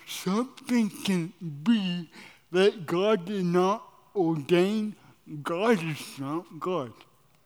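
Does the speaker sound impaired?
Yes: cerebral palsy; doctors predicted no walking or talking.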